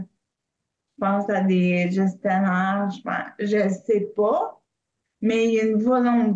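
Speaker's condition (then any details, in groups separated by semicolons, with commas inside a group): Cerebral palsy; affects voice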